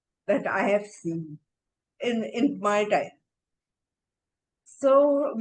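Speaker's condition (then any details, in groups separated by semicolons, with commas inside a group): Encephalitis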